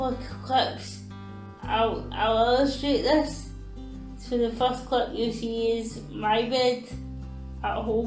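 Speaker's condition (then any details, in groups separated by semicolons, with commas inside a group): Cerebral palsy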